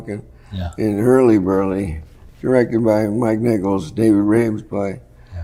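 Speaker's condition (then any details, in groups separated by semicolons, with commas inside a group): Parkinson's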